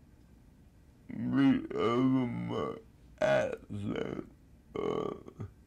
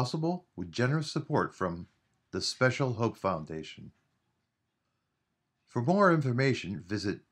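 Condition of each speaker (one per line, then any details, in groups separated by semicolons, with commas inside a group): Cerebral palsy; motorized wheelchair
No condition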